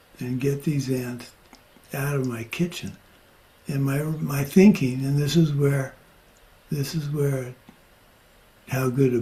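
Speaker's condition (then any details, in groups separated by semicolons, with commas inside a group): Parkinson's; progressing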